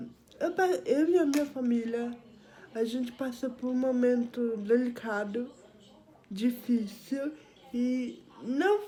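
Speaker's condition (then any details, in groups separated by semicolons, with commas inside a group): Cerebral palsy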